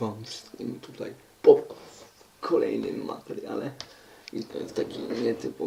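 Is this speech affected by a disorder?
Yes: cerebral palsy; uses wheelchair.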